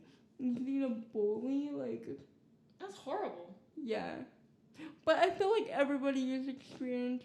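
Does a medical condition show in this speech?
Yes: cerebral palsy.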